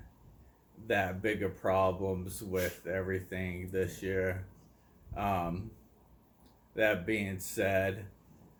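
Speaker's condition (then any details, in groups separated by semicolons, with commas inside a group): ALS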